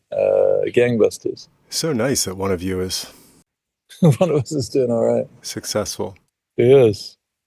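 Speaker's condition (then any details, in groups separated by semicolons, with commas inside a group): No condition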